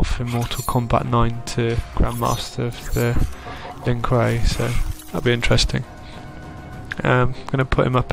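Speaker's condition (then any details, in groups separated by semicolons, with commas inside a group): No condition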